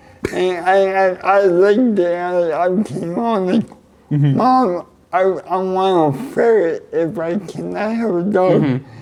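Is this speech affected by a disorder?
Yes: cerebral palsy; neck surgery went badly.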